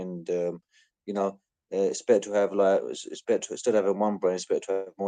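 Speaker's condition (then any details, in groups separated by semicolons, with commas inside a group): No condition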